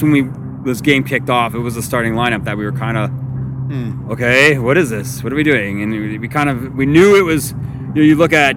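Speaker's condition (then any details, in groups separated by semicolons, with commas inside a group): No condition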